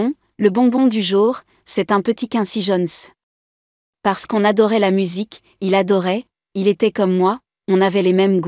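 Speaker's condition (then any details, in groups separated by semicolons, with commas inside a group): No condition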